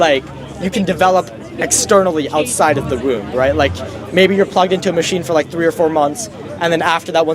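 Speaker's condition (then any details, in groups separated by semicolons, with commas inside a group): No condition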